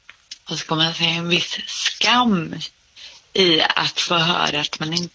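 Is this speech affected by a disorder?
Yes: cerebral palsy; congenital, motor effects, walks and stands, whole body somewhat affected, poorer balance; speech slightly affected.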